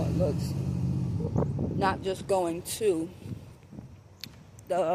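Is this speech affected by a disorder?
No.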